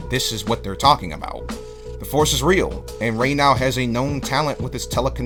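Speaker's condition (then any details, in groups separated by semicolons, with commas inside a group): No condition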